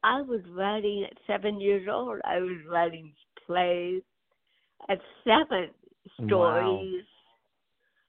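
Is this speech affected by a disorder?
Yes: cerebral palsy; birth onset, diagnosed at UCLA Medical Center, right hand affected, therapy from 18 months, lower back surgery; progressive nerve-damage hearing loss, hearing aids, falls, pain, broken collarbone, needs text with masks.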